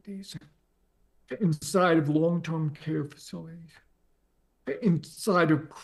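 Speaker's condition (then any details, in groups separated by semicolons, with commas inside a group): ALS; progressive, onset leg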